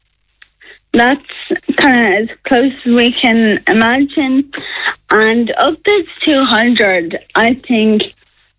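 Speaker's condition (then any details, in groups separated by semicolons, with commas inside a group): Friedreich's ataxia; awaiting HSE reimbursement of Skyclarys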